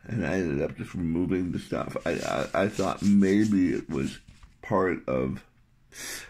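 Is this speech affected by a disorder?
Yes: tongue cancer surgery, tongue graft; reduced speech clarity, tongue feels loose.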